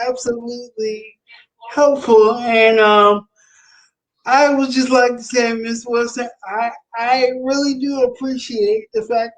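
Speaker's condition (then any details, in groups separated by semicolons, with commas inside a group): Cerebral palsy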